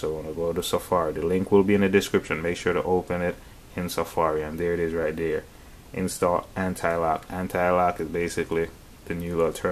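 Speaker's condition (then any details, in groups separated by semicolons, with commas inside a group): No condition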